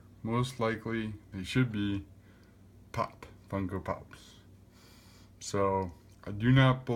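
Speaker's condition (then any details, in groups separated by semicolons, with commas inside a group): Cerebral palsy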